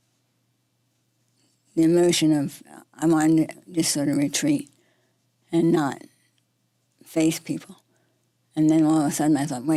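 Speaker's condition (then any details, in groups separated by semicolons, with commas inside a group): Parkinson's disease; voice affected, speech may be softer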